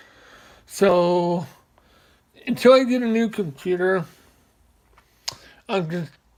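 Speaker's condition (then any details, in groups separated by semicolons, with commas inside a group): Mobius syndrome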